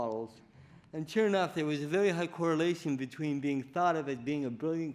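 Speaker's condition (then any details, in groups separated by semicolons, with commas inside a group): Cerebral palsy; affects movement and speech, delayed walking and talking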